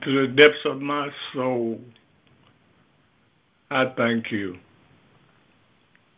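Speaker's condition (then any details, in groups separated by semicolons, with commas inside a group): Stroke; several strokes, first stroke took some speech and leg motion, later minor stroke; some speech lost after first stroke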